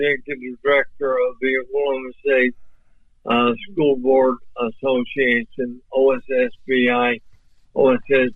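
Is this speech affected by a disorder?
Yes: ALS; voice off but clear and understandable.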